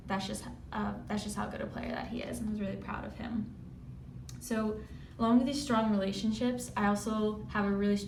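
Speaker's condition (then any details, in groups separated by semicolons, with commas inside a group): No condition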